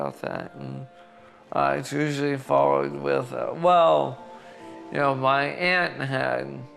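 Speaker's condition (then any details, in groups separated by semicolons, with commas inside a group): ALS; onset with upper body muscle spasms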